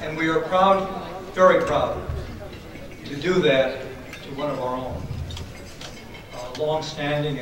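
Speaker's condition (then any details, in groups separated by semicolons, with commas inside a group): No condition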